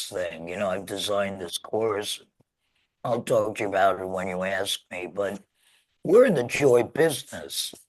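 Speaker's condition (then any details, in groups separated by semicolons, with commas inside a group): Laryngectomy; laryngectomy after throat cancer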